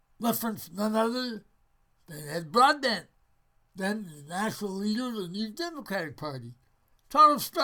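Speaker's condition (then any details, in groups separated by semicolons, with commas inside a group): Parkinson's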